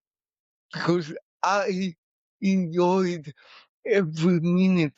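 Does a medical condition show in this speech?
Yes: cerebral palsy; poor speech as a child.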